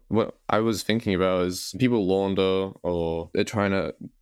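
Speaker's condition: No condition

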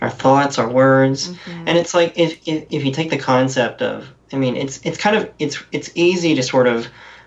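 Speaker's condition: Cleft lip and palate; different, more nasal-sounding voice due to cleft, talks differently

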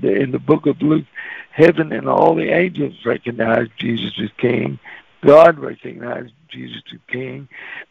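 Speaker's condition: Cerebral palsy; cerebral palsy voice

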